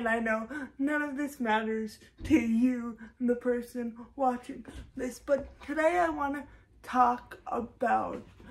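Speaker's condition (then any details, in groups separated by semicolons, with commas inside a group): Cerebral palsy, severe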